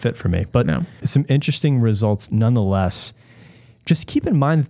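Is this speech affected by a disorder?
No.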